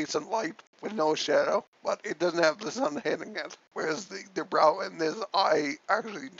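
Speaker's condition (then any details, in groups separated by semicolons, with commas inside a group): Cerebellar ataxia from brain tumour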